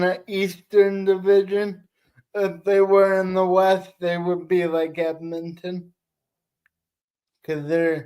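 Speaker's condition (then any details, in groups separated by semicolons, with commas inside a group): Cerebral palsy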